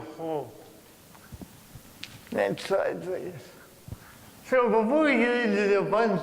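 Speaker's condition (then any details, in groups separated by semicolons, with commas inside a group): Cerebral palsy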